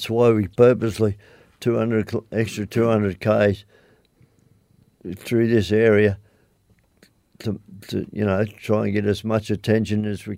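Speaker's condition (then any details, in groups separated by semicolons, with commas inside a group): Motor neurone disease; diagnosed about a year ago, began with arm cramps then tingling up arm, progressive decline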